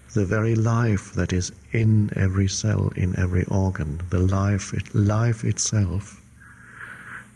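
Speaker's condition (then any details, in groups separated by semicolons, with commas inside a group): No condition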